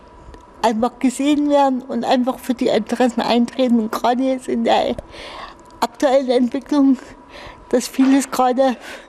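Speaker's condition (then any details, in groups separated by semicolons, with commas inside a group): Infantile cerebral palsy; spastic cerebral palsy, infantile brain damage since birth, cramping, limitations in all areas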